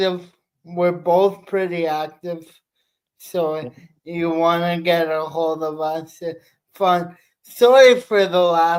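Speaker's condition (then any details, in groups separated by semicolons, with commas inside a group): Cerebral palsy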